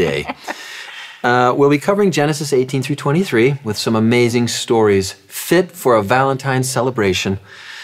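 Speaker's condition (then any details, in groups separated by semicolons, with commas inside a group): No condition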